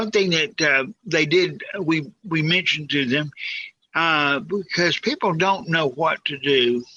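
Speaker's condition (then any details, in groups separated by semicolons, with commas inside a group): Cerebral palsy, severe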